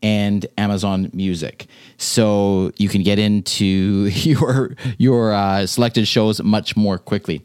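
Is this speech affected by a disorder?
No.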